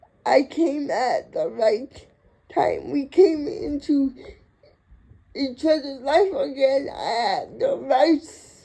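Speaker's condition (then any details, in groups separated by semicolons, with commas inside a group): Cerebral palsy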